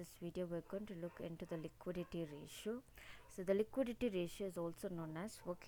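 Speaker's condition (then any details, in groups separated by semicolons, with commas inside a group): No condition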